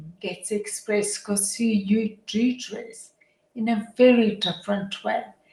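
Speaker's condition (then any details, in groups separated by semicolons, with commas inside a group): Motor neuron disease; primary lateral sclerosis, head to toe, hands severely affected; progressive, diagnosed this year after five years, two sticks; voice, tongue, vocal cords affected, uses voice augmenter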